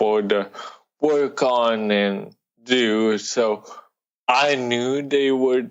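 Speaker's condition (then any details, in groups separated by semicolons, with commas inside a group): Cerebral palsy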